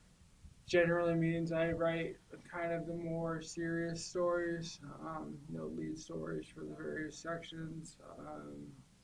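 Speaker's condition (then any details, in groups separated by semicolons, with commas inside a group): Spastic cerebral palsy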